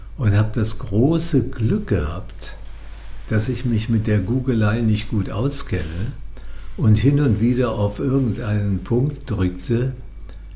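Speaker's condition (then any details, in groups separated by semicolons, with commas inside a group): Parkinson's disease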